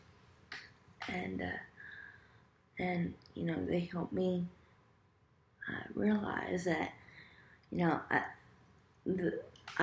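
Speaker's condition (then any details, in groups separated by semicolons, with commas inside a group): Cerebral palsy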